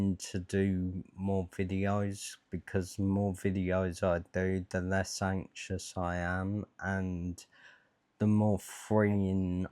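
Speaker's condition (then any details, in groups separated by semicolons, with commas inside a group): Dystonia; generalized, neck, torso, arms, hands, right-side tremor, possible cerebellar scarring; onset age 14, quite shaky, gabapentin, carbidopa-levodopa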